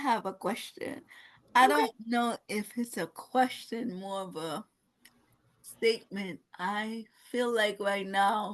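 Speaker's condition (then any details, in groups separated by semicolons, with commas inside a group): Cerebral palsy; no gross or fine motor skills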